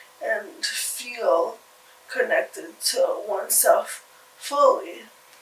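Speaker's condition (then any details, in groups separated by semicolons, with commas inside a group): Cerebral palsy; from birth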